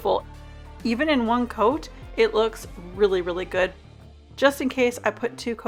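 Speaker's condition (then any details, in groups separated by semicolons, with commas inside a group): No condition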